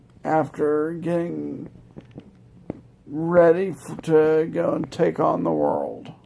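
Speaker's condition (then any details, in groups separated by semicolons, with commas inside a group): Multiple sclerosis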